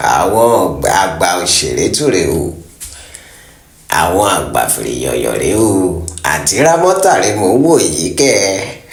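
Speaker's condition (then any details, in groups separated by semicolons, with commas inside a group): No condition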